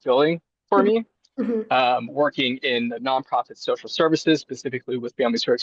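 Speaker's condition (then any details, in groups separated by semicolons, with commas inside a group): No condition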